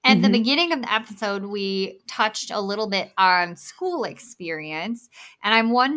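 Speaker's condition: Bilateral cleft lip and palate; congenital

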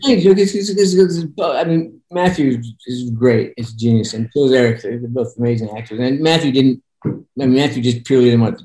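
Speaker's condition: Parkinson's; voice sometimes monotone

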